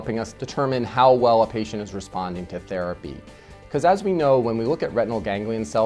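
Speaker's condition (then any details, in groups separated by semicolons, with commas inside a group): No condition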